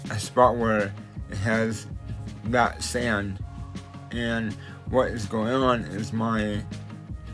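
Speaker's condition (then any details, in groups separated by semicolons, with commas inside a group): Cerebral palsy; tends to mess up words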